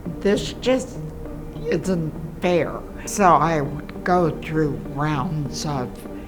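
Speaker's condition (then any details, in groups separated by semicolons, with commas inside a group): Spasmodic dysphonia; vocal cords seize; breaks in speech, hard to speak long, very effortful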